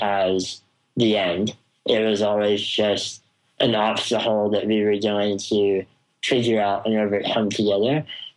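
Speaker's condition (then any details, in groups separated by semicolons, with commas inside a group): Spinal muscular atrophy; congenital progressive wasting, never walked, crawled or sat unassisted, wheelchair from age 2, little limb control; progressive weakness affecting every muscle including legs, arms, jaw and tongue; jaw and tongue weakness affects speech, sounds mumbly, sometimes difficult to understand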